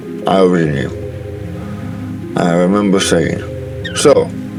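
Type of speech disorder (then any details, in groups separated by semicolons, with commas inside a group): Speech after partial glossectomy; tongue cancer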